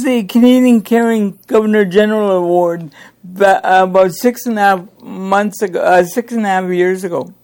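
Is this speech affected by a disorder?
Yes: cerebral palsy; present from birth.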